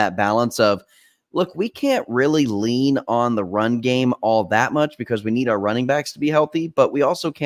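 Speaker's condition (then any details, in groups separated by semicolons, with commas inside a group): No condition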